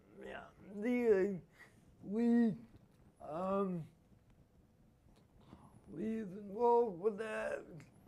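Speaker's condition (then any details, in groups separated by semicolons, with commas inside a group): Spastic quadriplegia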